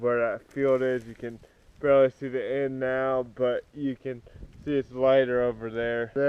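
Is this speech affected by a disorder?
Yes: cerebral palsy; spastic, affects walking and legs; rides bike, hikes.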